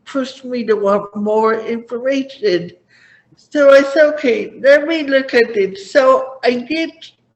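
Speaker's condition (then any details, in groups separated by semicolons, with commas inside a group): Cerebral palsy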